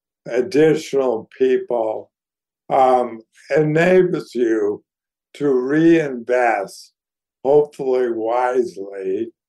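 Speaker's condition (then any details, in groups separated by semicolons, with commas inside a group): ALS; declining health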